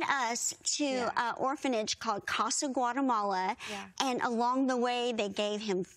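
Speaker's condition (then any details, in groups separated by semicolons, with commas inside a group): Bilateral cleft lip and palate, severe; earlier speech hard to understand, needed interpreters, strong singing voice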